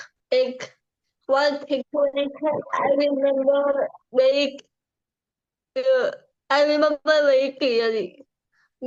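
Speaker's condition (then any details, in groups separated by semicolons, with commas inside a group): Cerebral palsy; from birth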